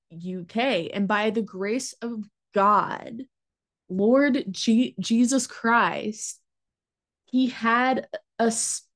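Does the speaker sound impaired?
Yes: stuttering; including blocks; more overwhelming than other stuttering, talking exhausting, fear of speaking; here repeated sounds.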